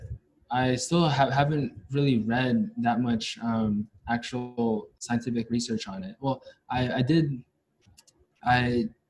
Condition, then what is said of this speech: Stuttering. And when I felt relaxed and I felt like I can be open, then I felt like I hardly stuttered at all.